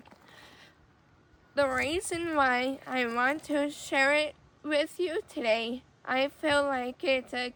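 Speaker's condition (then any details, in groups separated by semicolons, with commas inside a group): Cerebral palsy; affects muscles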